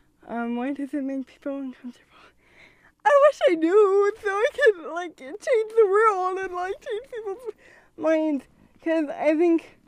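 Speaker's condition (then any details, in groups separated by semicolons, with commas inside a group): Cerebral palsy; from birth; wheelchair user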